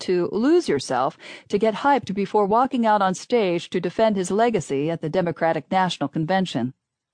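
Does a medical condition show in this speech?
No.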